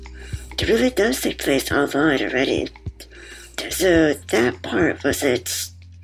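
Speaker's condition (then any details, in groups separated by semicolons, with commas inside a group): Muscular dystrophy; wheelchair user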